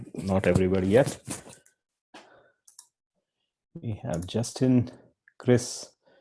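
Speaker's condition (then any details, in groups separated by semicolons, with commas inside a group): No condition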